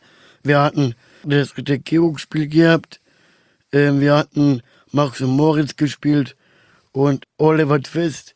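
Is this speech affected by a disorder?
Yes: Down syndrome; trisomy 21.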